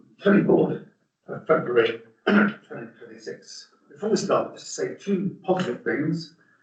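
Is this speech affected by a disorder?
No.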